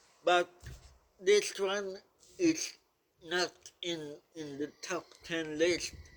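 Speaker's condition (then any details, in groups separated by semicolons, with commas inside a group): Cerebral palsy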